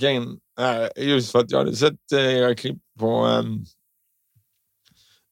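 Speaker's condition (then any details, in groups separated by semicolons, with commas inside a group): Cerebral palsy; tongue fully stiff in childhood, shorter tight muscles, crooked hip, left leg turns inward; self-described speech defect still present, sounds not quite like others; childhood speech therapy to train speech, tense tongue, all s-sounds through nose as child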